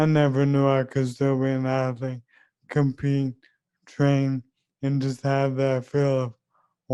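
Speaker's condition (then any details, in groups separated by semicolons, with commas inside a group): ALS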